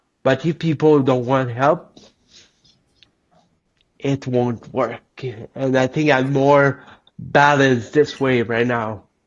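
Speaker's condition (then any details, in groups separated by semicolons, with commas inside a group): Cerebral palsy; lifelong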